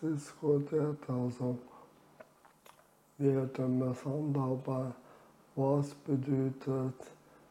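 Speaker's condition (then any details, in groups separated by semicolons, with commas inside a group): ALS; reduced air makes talking effortful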